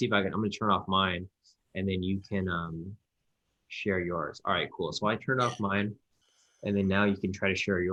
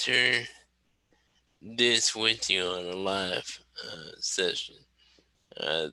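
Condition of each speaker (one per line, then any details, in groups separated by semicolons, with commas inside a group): No condition
Cerebral palsy; wheelchair user; slow operating things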